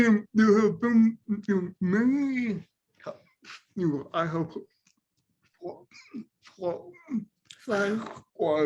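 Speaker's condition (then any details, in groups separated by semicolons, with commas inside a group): Vocal dystonia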